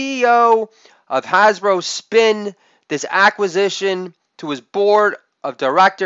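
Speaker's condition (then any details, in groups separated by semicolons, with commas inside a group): No condition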